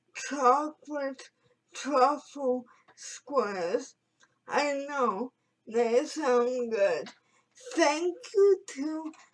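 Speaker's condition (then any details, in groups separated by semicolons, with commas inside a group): Cerebral palsy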